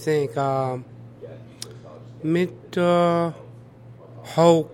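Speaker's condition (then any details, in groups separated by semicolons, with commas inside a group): Down syndrome; congenital, extra full or partial copy of chromosome 21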